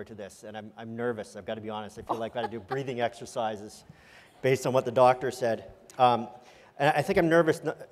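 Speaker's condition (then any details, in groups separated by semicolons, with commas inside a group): No condition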